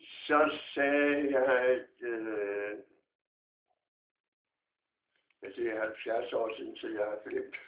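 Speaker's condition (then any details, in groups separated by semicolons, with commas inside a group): Parkinson's disease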